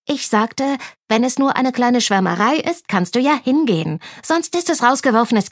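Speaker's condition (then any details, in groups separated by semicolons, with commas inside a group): No condition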